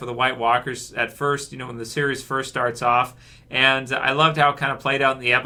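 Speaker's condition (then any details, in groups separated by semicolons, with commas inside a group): No condition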